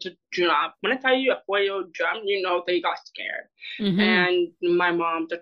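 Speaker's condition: Deafness; childhood speech therapists

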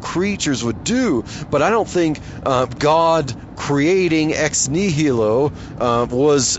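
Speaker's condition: No condition

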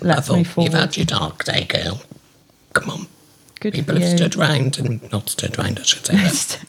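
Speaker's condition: Laryngectomy; salivary tumour into neck, oesophagus, tracheostomy, thyroidectomy, neck dissection, stomach pull-up, salivary glands removed; years post laryngectomy, after radiotherapy, throat valve pressed to talk, tracheostomy tube care; valve-pressed voice, stops breathing talking, strange little voice, quieter, silent laugh, valve fails, phone hard

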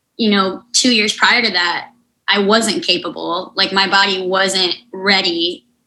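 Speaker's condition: Unilateral cleft lip and palate, severe; speech therapy after stroke at 18

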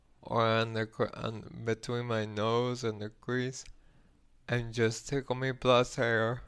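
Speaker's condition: ALS; voice got weaker

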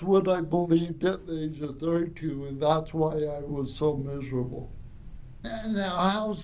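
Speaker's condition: Cerebral palsy; from birth

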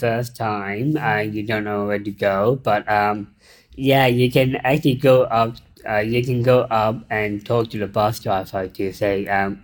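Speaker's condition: Down syndrome; intellectual disability

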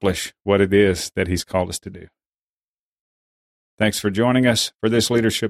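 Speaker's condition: No condition

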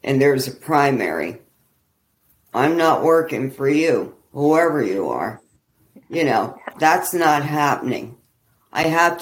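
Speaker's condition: ALS; walking impaired

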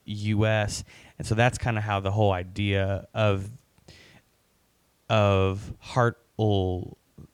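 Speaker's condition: Stutter; stutter since childhood, became an issue while touring; hard time articulating certain names, spells a name out, asks interviewer to supply words; repeated words, prolonged sounds, blocks

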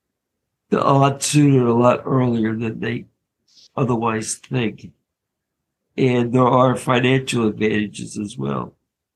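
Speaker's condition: ALS; PEG tube recommended soon after diagnosis

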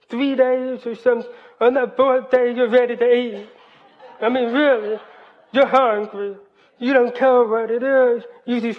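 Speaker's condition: Hearing loss, cochlear implant; hears about 80% with cochlear implant

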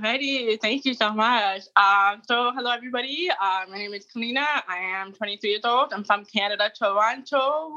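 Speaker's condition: Deafness (hard of hearing); no sign language growing up

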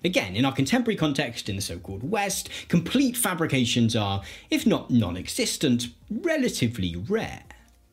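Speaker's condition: No condition

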